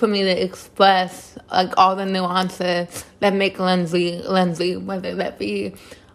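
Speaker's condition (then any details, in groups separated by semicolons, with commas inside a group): Cerebral palsy; born two months premature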